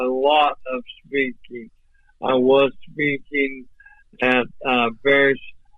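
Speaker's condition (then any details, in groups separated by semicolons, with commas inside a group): ALS; voice off but clear and understandable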